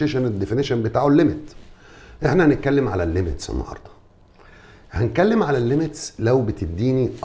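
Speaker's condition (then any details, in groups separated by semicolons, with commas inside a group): No condition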